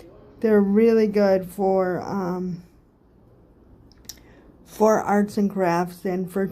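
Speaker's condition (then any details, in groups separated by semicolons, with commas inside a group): Cerebral palsy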